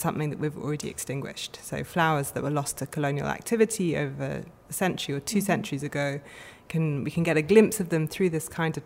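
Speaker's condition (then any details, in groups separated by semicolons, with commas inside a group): No condition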